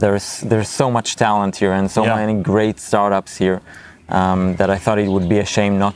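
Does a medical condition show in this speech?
No.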